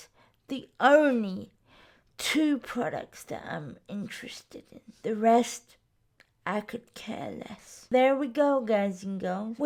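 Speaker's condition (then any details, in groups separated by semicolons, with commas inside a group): Cerebral palsy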